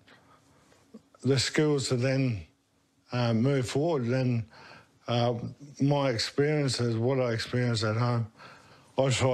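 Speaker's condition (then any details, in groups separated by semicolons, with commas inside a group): Motor neurone disease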